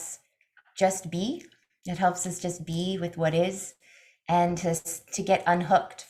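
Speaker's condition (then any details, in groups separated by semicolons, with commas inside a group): No condition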